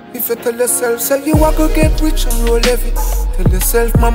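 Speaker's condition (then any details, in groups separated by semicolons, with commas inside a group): No condition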